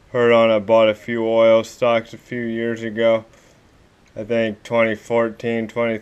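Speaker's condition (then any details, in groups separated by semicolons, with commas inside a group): Cerebral palsy, spastic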